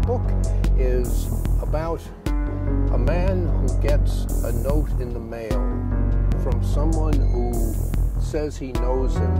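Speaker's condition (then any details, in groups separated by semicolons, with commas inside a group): No condition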